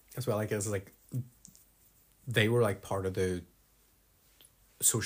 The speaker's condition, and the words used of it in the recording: Stuttering. Well, I think with the length of her surname, the fact that her surname is French, and I've got a stammer, no.